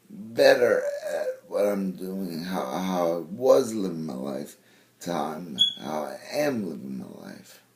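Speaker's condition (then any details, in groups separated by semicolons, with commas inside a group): Brain injury; car accident; after car accident and 5-month coma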